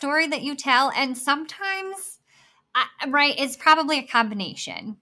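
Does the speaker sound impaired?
Yes: bilateral cleft lip and palate; congenital.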